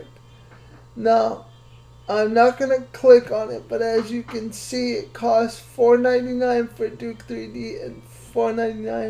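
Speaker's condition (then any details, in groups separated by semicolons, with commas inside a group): Cerebral palsy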